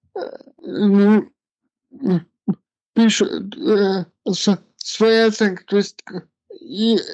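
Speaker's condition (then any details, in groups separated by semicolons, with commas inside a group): Cerebral palsy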